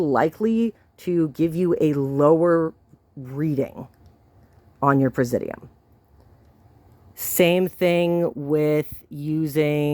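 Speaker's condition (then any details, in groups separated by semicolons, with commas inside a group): No condition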